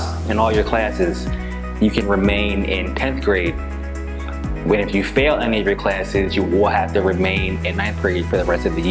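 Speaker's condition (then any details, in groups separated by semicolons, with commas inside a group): No condition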